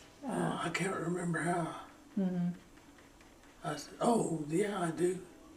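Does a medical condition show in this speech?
Yes: Parkinson's; slowing down.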